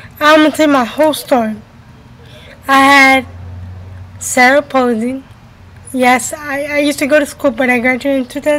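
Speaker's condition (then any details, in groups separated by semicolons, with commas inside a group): Cerebral palsy; uses a wheelchair, had surgery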